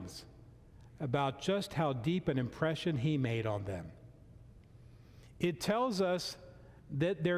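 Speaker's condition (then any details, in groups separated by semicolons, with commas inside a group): No condition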